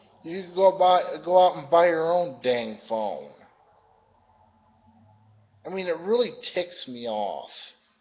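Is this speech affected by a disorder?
No.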